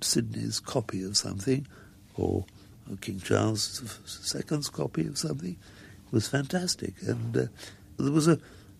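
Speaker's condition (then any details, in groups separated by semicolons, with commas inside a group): Muscular dystrophy; gradually able to do less, helped around by carers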